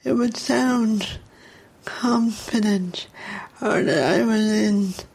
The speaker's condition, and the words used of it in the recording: Cerebral palsy. To repeat it, or you realise they don't know, or you realise you're not getting through because of your speech impediment.